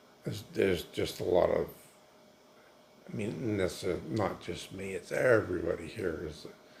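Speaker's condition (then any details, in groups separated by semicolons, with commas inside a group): Multiple sclerosis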